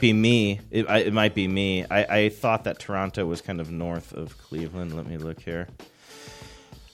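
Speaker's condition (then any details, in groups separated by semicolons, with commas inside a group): No condition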